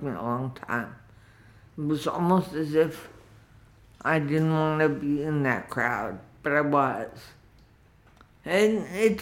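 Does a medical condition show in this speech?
Yes: dysarthria after stroke; stroke in early 40s, limping at onset, initially unable to talk, used communication board, regained speech; right arm good, mild ataxia hardly noticeable, slight shaking, formerly marked shaking; slow speech, affects tongue, intermittent.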